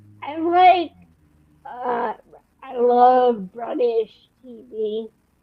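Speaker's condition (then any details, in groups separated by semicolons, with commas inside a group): Friedreich's ataxia; progressive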